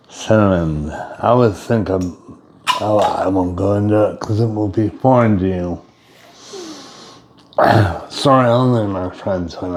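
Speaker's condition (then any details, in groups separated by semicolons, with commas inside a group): Brain injury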